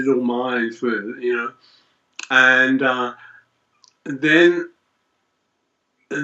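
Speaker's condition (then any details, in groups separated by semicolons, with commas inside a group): Multiple sclerosis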